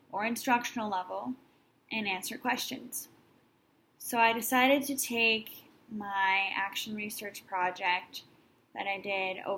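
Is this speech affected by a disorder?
No.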